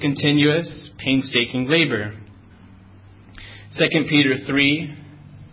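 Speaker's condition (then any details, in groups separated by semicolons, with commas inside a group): No condition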